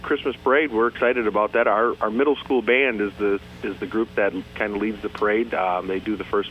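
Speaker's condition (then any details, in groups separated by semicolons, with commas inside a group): No condition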